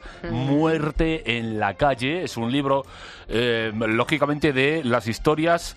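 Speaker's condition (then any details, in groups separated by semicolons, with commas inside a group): No condition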